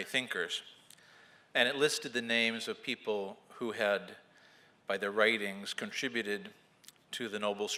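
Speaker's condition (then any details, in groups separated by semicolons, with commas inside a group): No condition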